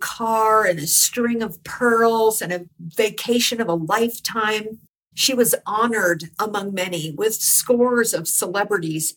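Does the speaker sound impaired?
No.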